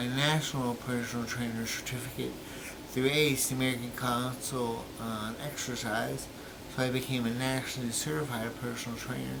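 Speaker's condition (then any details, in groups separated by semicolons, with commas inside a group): Brain injury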